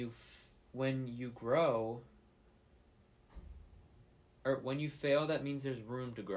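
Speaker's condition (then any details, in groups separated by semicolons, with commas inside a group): No condition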